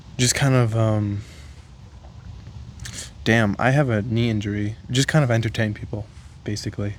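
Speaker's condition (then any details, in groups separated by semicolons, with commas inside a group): No condition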